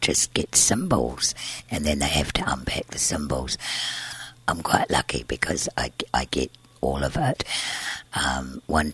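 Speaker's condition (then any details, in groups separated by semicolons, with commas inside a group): Tracheostomy and scarred vocal cord; reinserted 18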